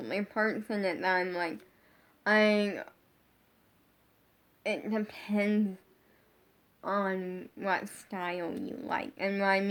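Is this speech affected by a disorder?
Yes: brain injury.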